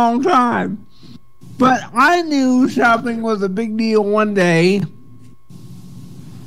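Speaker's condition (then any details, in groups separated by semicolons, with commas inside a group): Cerebral palsy; speech sounds drunk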